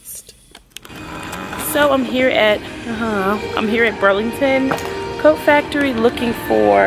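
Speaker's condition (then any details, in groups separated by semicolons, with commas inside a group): No condition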